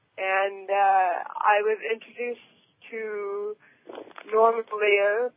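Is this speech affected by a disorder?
Yes: cerebral palsy; present from birth.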